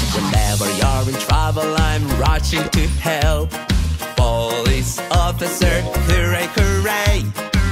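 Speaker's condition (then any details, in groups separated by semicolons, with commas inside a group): No condition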